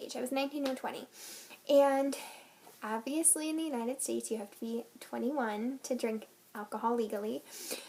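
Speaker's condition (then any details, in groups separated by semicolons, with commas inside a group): No condition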